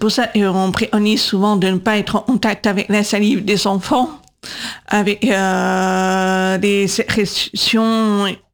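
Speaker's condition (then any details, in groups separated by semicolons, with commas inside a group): Congenital deafness, congenital, cytomegalovirus-related; severe at birth, diagnosed around 18 months, fell at 8 to profound; cochlear implants left at 8.5, right at 20-22, external processor, noisy places difficult, radio inaccessible; 20 years speech therapy for speaking and voice control, AI speech recognition poorly understands speech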